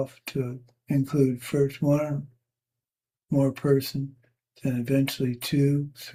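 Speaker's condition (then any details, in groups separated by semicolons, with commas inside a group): Parkinson's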